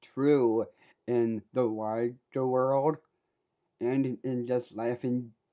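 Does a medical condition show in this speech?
Yes: Down syndrome; able to do public speaking, able to express self.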